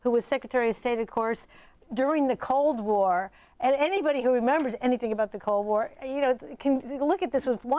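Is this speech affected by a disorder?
No.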